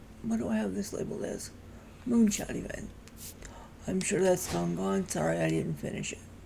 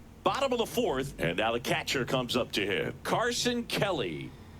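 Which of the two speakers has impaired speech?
The first: cerebral palsy.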